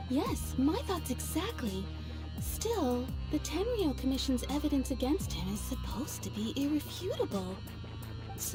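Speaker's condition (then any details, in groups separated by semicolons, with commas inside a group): No condition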